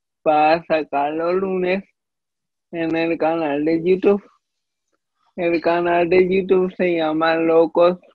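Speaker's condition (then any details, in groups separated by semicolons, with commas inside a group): Cerebral palsy; hypoxia after respiratory failure in infancy, wheelchair user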